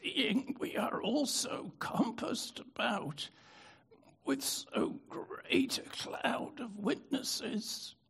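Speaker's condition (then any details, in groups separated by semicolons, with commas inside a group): Spasmodic dystonia; brain disorder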